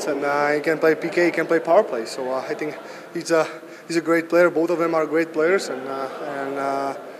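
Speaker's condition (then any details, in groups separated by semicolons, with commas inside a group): No condition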